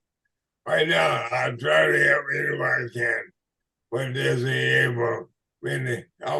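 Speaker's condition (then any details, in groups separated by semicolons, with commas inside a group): ALS/MND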